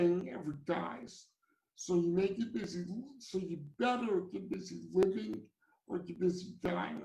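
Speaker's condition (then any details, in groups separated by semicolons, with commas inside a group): Cerebral palsy; from birth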